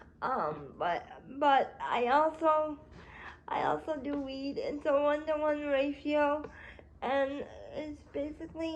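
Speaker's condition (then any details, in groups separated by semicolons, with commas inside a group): Cerebral palsy; spastic quadriplegia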